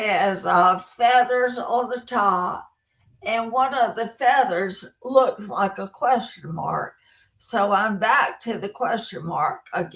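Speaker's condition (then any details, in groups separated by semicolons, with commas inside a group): Brain injury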